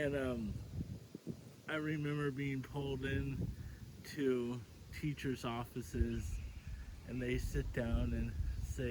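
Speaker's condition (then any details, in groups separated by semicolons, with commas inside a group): Cerebral palsy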